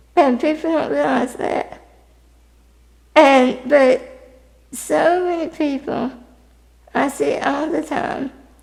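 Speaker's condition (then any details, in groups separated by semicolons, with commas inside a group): Spinal muscular atrophy type 2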